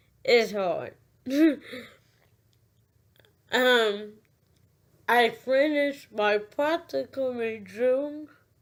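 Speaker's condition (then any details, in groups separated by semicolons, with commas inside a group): Cerebral palsy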